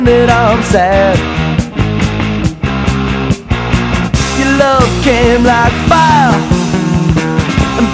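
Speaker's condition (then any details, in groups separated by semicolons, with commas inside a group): No condition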